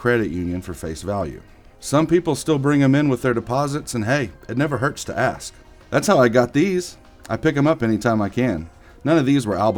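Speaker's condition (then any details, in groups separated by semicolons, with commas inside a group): No condition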